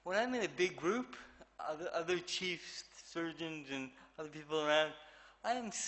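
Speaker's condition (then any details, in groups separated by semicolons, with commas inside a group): Cerebral palsy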